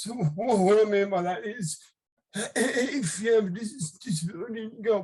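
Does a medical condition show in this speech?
Yes: cerebral palsy; left-sided.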